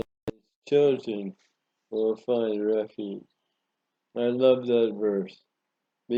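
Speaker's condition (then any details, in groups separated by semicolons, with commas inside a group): Parkinson's disease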